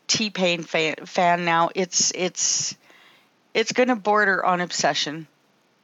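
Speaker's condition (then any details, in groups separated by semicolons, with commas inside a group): No condition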